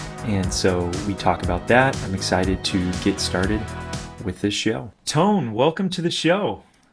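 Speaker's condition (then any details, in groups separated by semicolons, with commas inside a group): No condition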